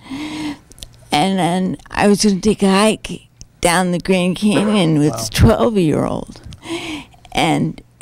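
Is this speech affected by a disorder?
Yes: Parkinson's disease; deep brain stimulation surgery; no tremor at present.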